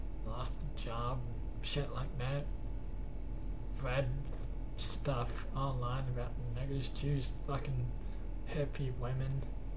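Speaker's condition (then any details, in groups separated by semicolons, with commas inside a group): Cerebral palsy; cannot stand beyond 10 minutes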